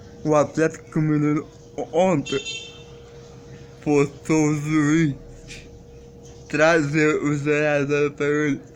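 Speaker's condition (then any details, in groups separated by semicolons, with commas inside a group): Cerebral palsy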